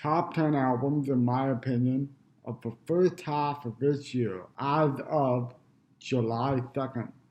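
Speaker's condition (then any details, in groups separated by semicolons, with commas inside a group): Cerebral palsy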